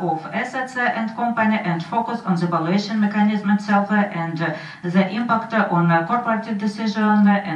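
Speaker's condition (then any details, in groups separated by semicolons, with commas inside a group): No condition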